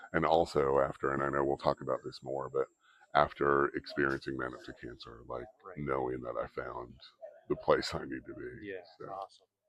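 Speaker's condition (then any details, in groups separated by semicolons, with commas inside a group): No condition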